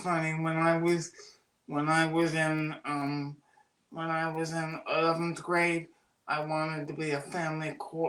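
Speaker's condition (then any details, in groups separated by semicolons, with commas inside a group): Cerebral palsy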